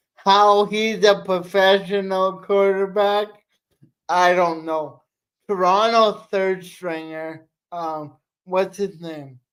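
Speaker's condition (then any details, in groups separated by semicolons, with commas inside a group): Cerebral palsy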